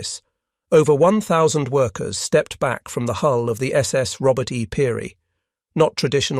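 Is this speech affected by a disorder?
No.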